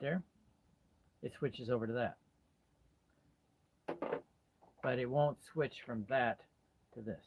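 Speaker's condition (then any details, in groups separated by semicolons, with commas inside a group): No condition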